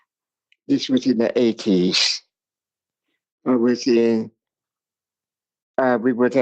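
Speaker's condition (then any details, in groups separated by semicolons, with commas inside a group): Cerebral palsy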